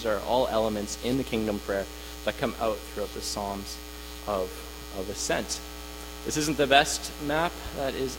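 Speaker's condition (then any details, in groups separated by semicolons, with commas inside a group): No condition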